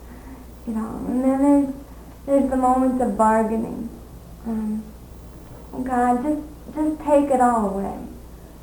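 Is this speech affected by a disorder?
Yes: cerebral palsy; walks without wheelchair.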